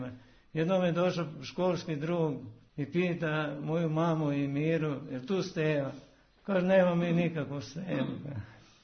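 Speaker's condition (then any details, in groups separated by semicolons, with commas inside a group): Parkinson's disease; walks about 8 km daily, very active, reports no difficulties from the illness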